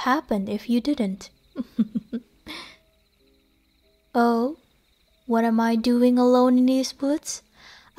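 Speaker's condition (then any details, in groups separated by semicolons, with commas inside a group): No condition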